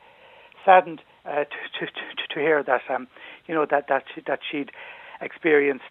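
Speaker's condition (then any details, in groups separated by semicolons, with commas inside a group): Stammer; stammer since childhood; much easier with age; varies, better when relaxed, worse when tired or anxious, lecturing needs extra preparation; repeated sounds, repeated words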